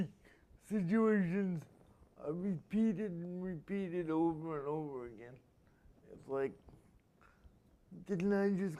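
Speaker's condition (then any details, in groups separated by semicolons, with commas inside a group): Spastic quadriplegia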